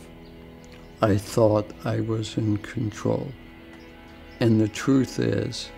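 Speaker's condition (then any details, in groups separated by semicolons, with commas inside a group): ALS; degenerative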